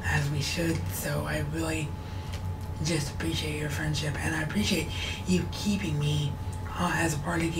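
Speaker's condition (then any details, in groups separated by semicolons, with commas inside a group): Cerebral palsy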